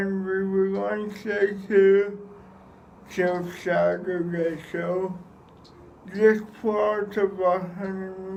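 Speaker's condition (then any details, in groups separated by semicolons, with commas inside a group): Cerebral palsy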